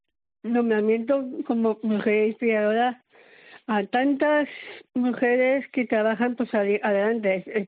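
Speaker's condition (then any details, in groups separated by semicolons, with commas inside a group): Down syndrome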